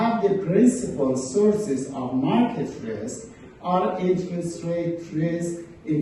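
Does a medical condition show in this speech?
No.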